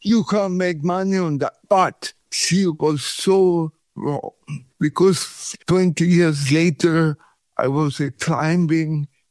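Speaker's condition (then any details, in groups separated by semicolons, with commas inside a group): Cerebral palsy; feet opposite of Charlie Chaplin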